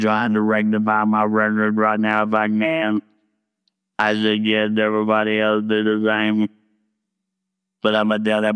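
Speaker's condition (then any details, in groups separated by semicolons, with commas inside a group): Laryngectomy; talking effortful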